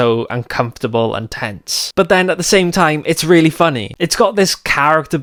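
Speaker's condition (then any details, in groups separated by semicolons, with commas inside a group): No condition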